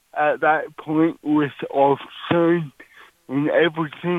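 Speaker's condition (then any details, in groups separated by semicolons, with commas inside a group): Cerebral palsy; 32 years since onset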